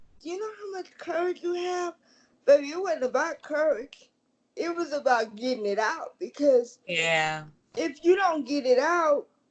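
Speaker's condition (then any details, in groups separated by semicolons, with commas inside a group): Cerebral palsy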